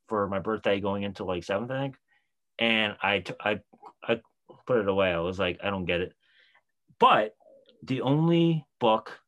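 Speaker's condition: Stuttering; earlier period of being unable to talk and saying wrong words; stutter still present; earlier wrong-word errors; repeated sounds, repeated words

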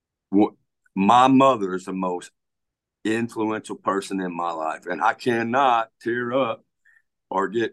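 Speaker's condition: Speech impediment (stutter); onset at age six after parents' separation, trauma-linked per speech pathologist, seen by speech pathologist; stutter still present in adulthood, severity varies; fluent at times, other times blocks, cannot get anything out, likens self to Mel Tillis; repeated sounds, blocks

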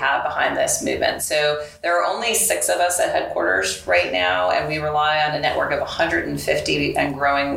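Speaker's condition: No condition

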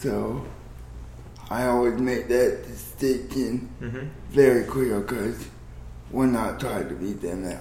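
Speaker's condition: Cerebral palsy

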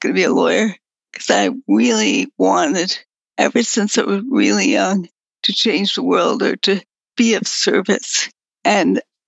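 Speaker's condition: Progressive multiple sclerosis; quadriplegic, no hand use, walker to scooter to wheelchairs, talking harder as disease progressed; slowly worsening, latest change is lack of voice, needs caffeine from chocolate or coffee to talk; voice up and down, in and out with pulmonary muscle strength, sometimes no voice, assistant speaks

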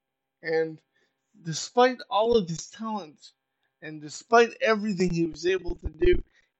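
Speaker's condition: Cerebral palsy; very poor balance

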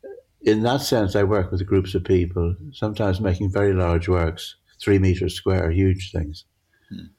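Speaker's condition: Parkinson's; altered visual perception

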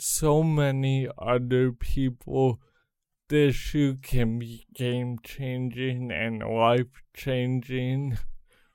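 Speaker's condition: Cerebral palsy; congenital

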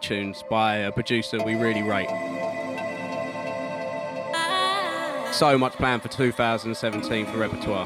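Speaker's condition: No condition

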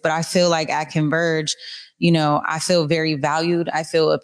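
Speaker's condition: No condition

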